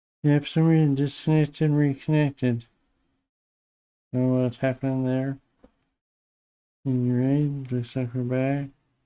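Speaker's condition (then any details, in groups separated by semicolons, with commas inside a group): Parkinson's disease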